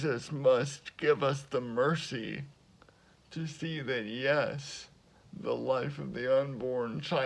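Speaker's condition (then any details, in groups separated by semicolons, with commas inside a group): Cerebral palsy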